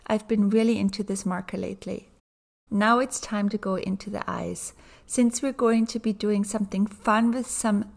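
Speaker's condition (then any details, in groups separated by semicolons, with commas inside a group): No condition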